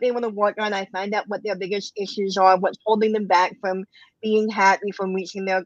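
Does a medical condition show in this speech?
Yes: cleft lip and palate, bilateral.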